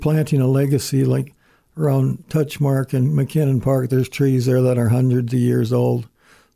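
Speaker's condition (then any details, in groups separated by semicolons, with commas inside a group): Parkinson's disease; stutters and stammers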